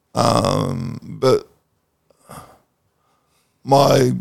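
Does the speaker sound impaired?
Yes: cerebral palsy.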